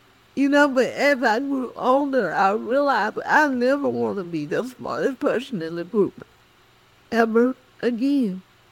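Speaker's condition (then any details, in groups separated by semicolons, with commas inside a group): Cerebral palsy; speech affected, employers reluctant to hire because of speech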